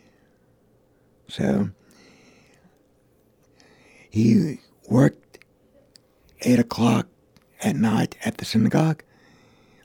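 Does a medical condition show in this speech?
Yes: vocal cord damage; gunshot to head, Austin mini-mart shooting, traumatic brain injury, right side and arm weak, limp; one vocal cord paralyzed, other works very little; bullet went through speech area, no speech two months, speech and language returned.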